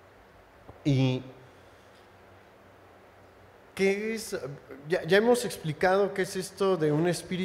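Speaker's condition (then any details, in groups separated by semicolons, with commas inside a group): No condition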